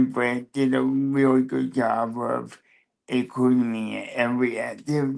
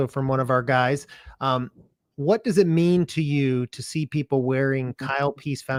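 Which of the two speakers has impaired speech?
The first: cerebral palsy, spastic quadriplegia; spastic quadriplegia, surgery straightening both hips at age nine.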